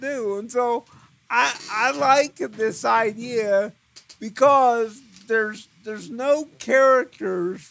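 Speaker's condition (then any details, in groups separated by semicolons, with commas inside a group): Cerebral palsy; eyes wander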